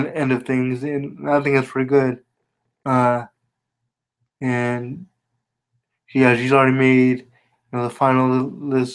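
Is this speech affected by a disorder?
Yes: spastic quadriplegia cerebral palsy.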